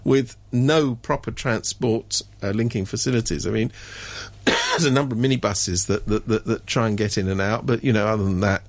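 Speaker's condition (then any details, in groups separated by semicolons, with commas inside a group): No condition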